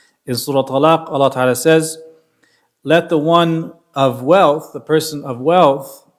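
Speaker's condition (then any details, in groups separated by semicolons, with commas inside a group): No condition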